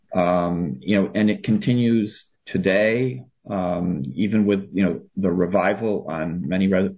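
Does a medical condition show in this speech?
No.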